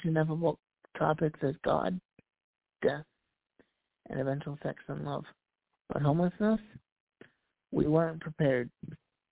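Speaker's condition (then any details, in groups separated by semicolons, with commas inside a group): Cerebral palsy; voice improved over last year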